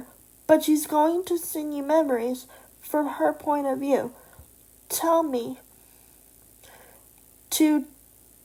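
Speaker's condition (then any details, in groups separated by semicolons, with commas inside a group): Cerebral palsy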